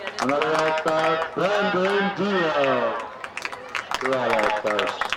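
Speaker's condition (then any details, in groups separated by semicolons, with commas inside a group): No condition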